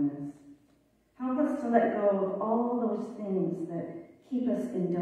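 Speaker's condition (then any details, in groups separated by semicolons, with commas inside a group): No condition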